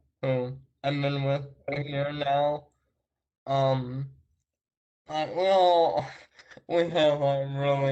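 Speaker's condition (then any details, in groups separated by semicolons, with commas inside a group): Traumatic brain injury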